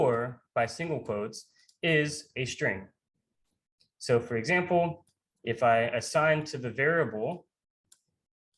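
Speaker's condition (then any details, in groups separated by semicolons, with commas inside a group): No condition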